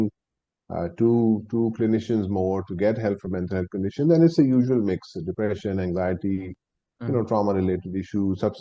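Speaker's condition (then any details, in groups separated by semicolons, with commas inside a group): No condition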